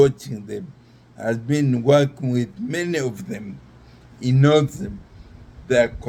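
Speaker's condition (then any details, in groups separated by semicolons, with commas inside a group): Neurological disease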